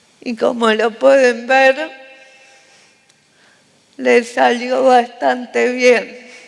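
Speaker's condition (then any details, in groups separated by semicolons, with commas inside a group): Cerebral palsy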